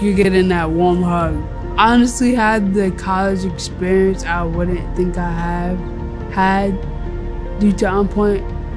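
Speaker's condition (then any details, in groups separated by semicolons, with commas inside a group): Cerebral palsy; cerebral palsy with seizures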